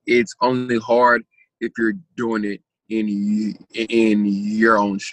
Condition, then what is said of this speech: Stuttering. And so, hey, I'll stutter as long as I want.